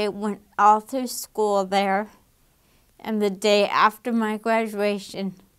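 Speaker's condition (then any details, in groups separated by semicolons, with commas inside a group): Damaged diaphragm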